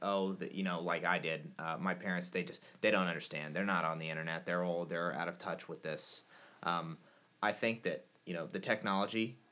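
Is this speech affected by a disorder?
No.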